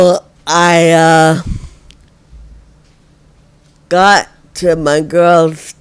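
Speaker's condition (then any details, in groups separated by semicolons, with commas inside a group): Friedreich ataxia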